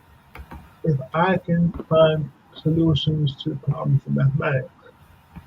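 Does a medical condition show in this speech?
Yes: cerebral palsy; speech affected at times.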